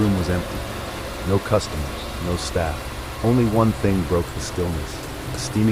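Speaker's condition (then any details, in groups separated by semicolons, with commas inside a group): No condition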